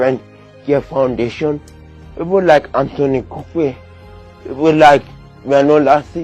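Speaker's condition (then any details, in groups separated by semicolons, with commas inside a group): Cerebral palsy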